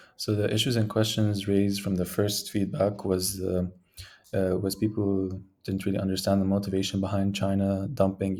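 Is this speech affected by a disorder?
No.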